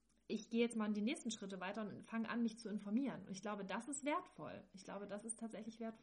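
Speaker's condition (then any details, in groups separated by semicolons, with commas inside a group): No condition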